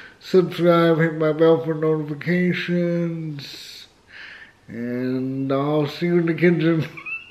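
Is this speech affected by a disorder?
Yes: cerebral palsy, severe; spastic type.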